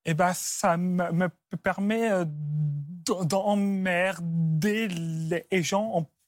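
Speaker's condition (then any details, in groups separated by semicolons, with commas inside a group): Stuttering; onset at about age 4 after grandmother's throat cancer, fluent before, once misdiagnosed as Gilles de la Tourette; no attempts to control stuttering; part-word and word repetitions, frequent euh fillers; repeated sounds, prolonged sounds, blocks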